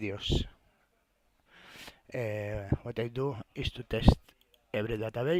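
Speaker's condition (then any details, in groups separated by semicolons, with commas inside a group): No condition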